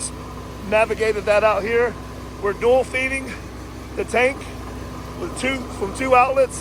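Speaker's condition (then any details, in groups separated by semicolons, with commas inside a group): No condition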